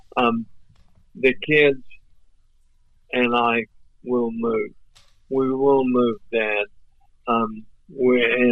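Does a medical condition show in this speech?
Yes: ALS; voice off but clear and understandable.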